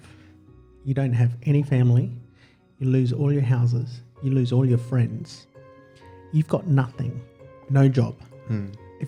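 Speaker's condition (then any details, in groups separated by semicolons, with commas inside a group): No condition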